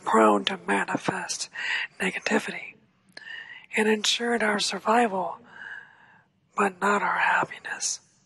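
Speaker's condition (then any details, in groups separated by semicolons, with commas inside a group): ALS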